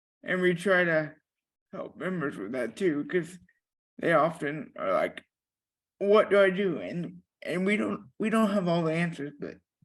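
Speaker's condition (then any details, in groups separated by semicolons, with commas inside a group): Cerebral palsy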